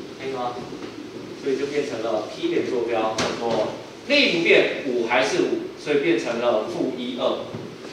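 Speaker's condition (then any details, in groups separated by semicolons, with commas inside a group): No condition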